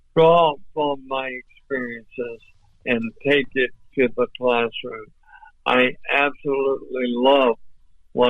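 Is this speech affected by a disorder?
Yes: ALS; voice off but clear and understandable.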